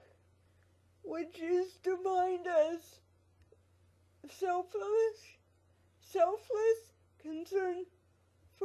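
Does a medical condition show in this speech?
Yes: quadriplegic cerebral palsy.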